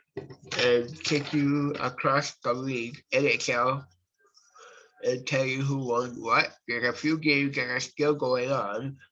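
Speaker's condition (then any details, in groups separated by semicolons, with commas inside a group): Cerebral palsy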